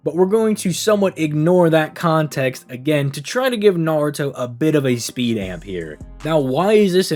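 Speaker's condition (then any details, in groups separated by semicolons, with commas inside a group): No condition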